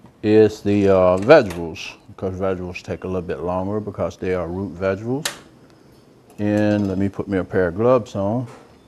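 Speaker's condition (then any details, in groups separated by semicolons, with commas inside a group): No condition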